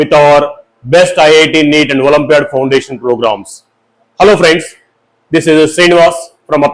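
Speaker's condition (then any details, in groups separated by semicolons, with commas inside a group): No condition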